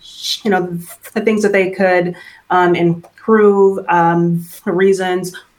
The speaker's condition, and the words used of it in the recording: Stuttering. So I am a person who stutters, and I think I began stuttering at the age around like 3 or 4